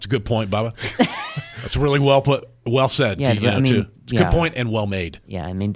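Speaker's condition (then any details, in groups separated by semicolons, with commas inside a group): No condition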